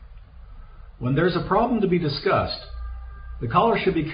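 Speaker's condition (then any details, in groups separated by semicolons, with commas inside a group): No condition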